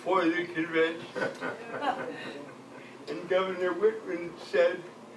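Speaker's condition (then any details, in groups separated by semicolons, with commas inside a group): Cerebral palsy; from birth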